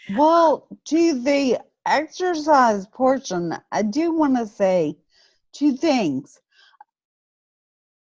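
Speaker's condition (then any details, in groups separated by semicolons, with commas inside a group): Friedreich's ataxia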